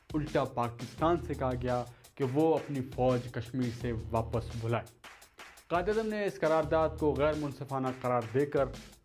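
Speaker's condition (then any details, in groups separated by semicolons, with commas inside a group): No condition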